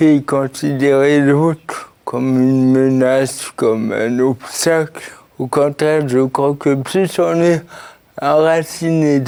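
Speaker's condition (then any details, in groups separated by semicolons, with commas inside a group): Cerebral palsy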